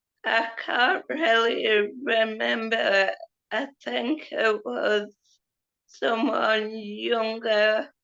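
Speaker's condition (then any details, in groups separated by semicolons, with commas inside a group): Cerebral palsy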